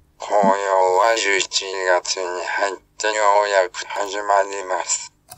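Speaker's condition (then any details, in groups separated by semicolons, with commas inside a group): ALS, speech-generating device; tracheostomy, ventilator, voice synthesis from own recorded voice; in hospital, tracheostomy and ventilator about two months; cannot speak, uses synthesized voice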